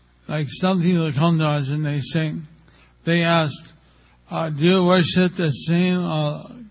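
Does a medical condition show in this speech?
Yes: stroke with facial paralysis; about a year since stroke, half of face still paralyzed.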